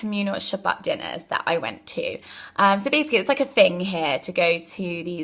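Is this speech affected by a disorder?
No.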